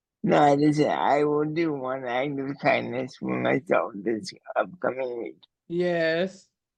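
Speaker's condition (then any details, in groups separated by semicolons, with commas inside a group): Cerebral palsy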